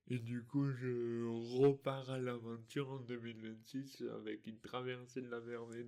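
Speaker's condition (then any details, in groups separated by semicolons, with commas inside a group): Dystonia; articulation difficulties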